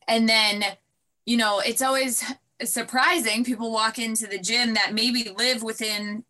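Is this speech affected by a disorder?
No.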